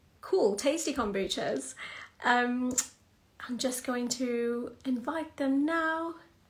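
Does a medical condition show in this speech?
No.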